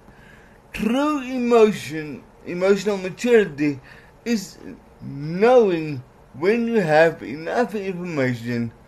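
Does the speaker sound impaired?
Yes: cerebral palsy; certain letters flat.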